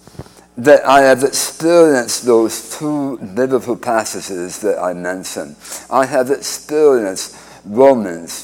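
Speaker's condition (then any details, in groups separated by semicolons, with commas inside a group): Speech impediment after cancer surgery; oral cancer 31 years ago, radiation, 2015 recurrence, two-thirds tongue removed at Hartford Hospital, forearm flap; speech impediment from reconstructed tongue tied to mouth floor, no speech with tracheostomy after surgery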